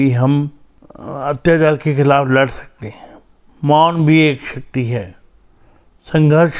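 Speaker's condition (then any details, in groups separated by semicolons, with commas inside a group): Cerebral palsy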